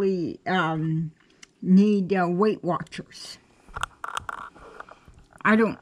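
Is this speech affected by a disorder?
Yes: cerebral palsy; affects standing and balance.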